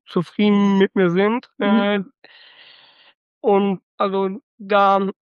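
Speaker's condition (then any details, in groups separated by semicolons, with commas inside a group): Down syndrome (Trisomie 21); congenital trisomy 21, flagged on ultrasound two days before caesarean birth, St. Vinzenz Krankenhaus Datteln; 26 years old, some limitations reported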